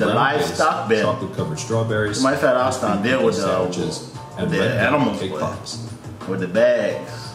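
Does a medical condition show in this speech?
No.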